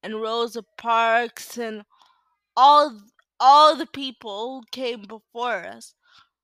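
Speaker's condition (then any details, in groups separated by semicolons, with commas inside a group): Cerebral palsy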